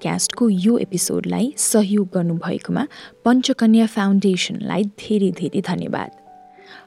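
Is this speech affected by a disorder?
No.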